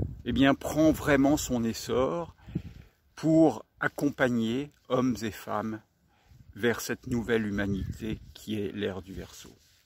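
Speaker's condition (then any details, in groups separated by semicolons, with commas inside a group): No condition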